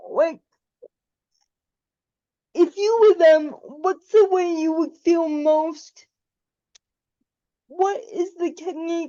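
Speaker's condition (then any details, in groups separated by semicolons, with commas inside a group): Cerebral palsy; able to articulate and speak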